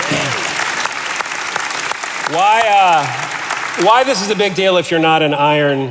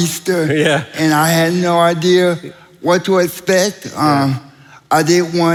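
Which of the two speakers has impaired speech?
The second: cerebral palsy; spastic quadriplegic, stiff arms and legs, uses wheelchair; from infancy, relies on caretakers for mobility.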